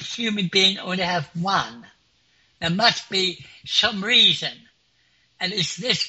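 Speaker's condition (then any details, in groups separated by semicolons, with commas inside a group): Clinically deaf; clinically deaf since school age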